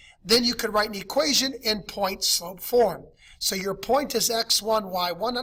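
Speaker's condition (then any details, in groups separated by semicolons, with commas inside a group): No condition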